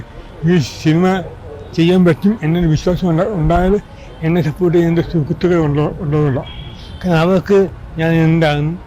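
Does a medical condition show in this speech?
Yes: cerebral palsy.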